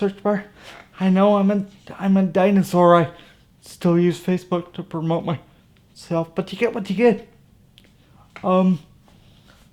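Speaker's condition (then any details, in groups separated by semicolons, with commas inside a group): Cerebral palsy; from birth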